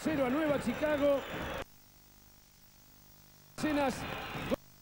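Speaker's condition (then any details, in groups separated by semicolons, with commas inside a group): No condition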